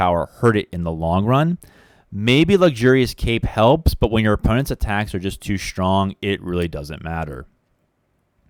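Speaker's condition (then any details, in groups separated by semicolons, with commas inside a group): No condition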